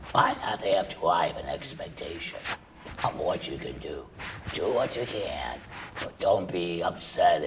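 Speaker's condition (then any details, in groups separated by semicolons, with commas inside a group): Laryngectomy for laryngeal cancer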